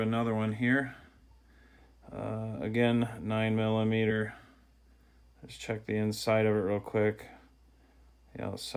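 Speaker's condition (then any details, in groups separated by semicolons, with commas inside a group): No condition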